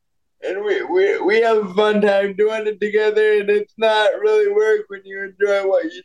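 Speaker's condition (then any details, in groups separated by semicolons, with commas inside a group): Cerebral palsy; brain-muscle disconnect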